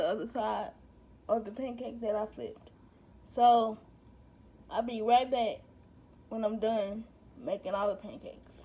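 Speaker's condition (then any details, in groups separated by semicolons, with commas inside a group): Cerebral palsy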